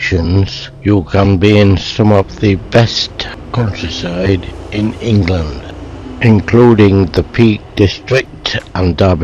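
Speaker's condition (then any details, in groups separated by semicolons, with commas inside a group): Motor neuron disease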